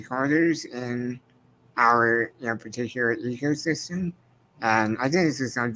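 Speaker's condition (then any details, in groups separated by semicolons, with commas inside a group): Spinal muscular atrophy; progressive, wheelchair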